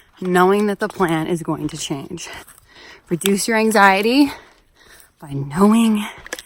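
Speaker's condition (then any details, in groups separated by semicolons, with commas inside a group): No condition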